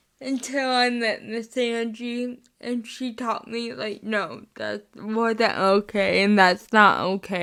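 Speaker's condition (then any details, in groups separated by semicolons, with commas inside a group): Spastic cerebral palsy, mixed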